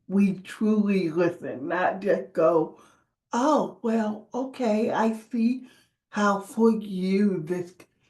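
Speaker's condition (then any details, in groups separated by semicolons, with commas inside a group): Cerebral palsy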